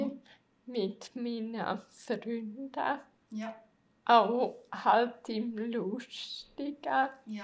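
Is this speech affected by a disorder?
Yes: multiple sclerosis; autoimmune disease; onset about 14 years ago, needs help from others.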